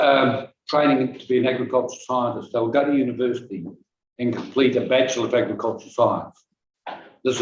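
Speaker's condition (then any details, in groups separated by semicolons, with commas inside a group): No condition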